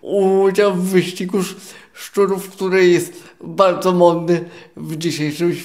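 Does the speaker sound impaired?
Yes: cerebral palsy, quadriplegic; four-limb involvement, born premature at seven months, six weeks in incubator, wheelchair user; adult, continuous ongoing rehabilitation.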